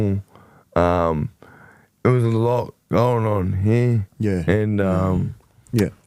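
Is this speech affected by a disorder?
Yes: motor neurone disease; shoulder onset.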